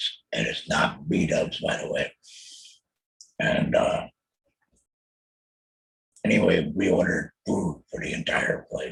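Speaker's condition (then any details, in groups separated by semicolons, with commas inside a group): Total laryngectomy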